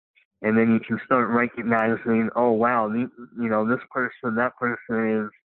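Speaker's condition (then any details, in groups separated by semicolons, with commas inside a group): Cleft lip and palate; congenital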